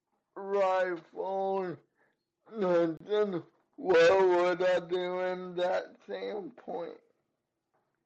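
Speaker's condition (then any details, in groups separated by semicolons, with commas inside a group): Cerebral palsy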